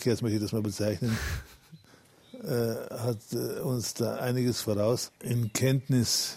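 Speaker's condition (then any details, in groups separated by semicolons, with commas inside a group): Parkinson's disease; now walks with crutches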